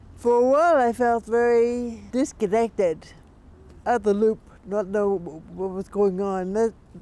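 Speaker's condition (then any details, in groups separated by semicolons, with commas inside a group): Brain injury; significant, caused by heart attack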